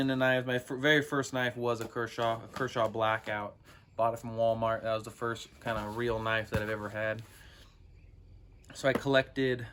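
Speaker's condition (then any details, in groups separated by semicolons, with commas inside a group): No condition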